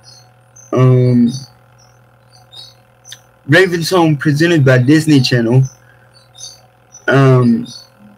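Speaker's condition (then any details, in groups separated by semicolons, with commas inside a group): Cerebral palsy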